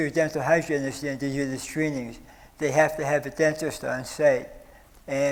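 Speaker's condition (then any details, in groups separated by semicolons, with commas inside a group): Stage 4 oral cancer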